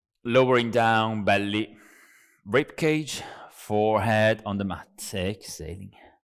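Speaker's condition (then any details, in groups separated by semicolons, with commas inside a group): No condition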